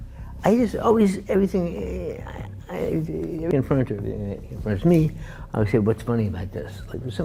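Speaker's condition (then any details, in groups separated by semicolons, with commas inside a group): Parkinson's disease; young onset, began in pinky finger, tremors, stiffness; advanced stage, diagnosed at 29, many years since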